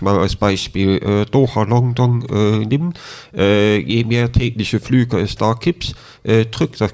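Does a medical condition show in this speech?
Yes: deafness with cochlear implant, congenital deafness; born deaf, no hearing until age 13, cochlear implant surgery at 13, lip reading; hardly spoke before implant, 3-4 years relearning speech and hearing, raised orally, no sign language.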